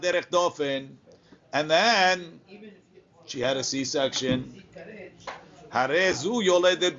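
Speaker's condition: No condition

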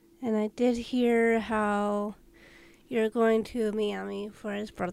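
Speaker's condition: Down syndrome

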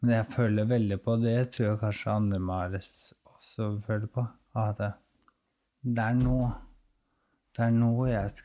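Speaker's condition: ALS; no use of arms or legs, sudden leg spasms, relies on assistants for daily care

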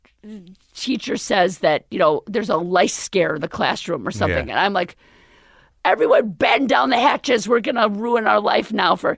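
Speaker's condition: Vocal cord paralysis, left vocal cord; tracheostomy

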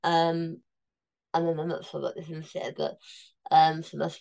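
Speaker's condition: Tongue cancer, near-total glossectomy, stage 4 tongue cancer; eats liquid and pureed foods

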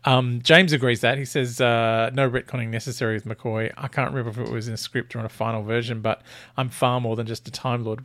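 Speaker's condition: No condition

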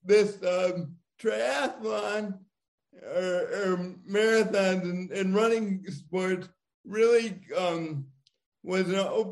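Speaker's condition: Cerebral palsy; diagnosed as firstborn child

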